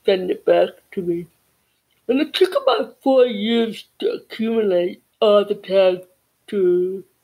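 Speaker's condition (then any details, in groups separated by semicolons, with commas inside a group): Cerebral palsy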